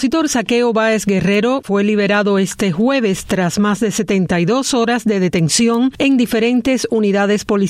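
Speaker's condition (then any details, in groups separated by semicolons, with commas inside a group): No condition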